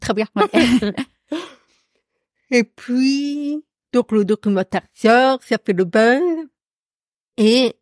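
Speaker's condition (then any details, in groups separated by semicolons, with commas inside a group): Profound deafness; noticeable to everyone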